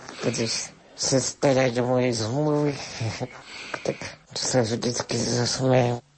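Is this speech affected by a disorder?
Yes: spinal muscular atrophy with tracheostomy; congenital progressive muscle wasting, onset early childhood, tracheostomy at age 14, ventilator breathing support; 24 years old, ventilator-assisted breathing via tracheostomy, progressive loss of ability to move; had to learn to push ventilator-delivered air up to vocal cords to speak.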